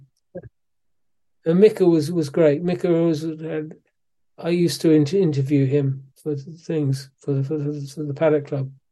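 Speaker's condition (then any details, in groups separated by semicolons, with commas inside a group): Parkinson's disease; physiotherapy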